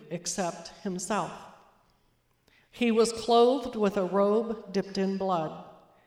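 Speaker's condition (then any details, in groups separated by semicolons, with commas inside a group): No condition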